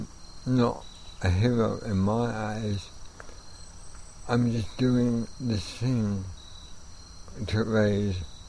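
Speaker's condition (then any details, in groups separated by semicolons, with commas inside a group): Amyotrophic lateral sclerosis; onset just over a year ago, trouble forming guitar chords with left hand, left arm most affected; voice already affected, formerly soft-spoken with quiet voice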